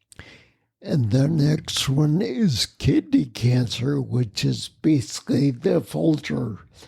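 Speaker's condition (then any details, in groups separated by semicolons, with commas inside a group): Spinocerebellar ataxia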